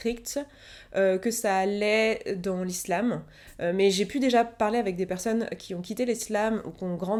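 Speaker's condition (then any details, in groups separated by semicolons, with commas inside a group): No condition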